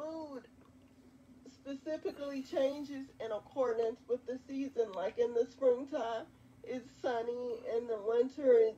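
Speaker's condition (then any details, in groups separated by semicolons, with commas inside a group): Quadriplegic cerebral palsy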